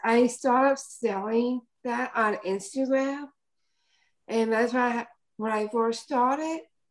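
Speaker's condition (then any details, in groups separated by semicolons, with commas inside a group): Down syndrome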